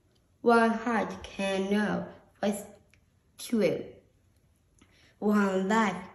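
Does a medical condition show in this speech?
Yes: Down syndrome.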